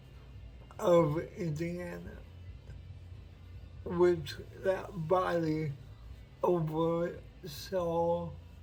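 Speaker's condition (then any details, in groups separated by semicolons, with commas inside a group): Cerebral palsy; uses wheelchair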